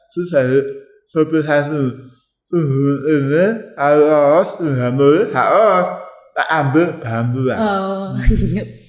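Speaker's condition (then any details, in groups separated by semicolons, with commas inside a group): Tongue cancer; biopsy-confirmed, ECCT treatment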